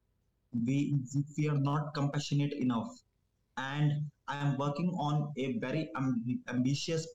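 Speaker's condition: Stammering; began around age 10, linked to drinking, violent, abusive father at home; no speech therapy, no fluency techniques used; very few stutters in interview, stutter hardly observed, improving, used to stammer more in English; prolonged sounds, blocks

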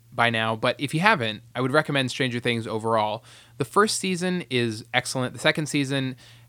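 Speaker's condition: No condition

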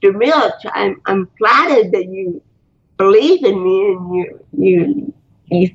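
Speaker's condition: Cerebral palsy; spinal cord and neck surgery, titanium neck limiting looking up, cannot move normally, botox

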